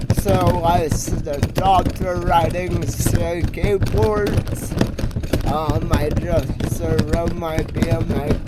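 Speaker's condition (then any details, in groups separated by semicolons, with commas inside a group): Multiple sclerosis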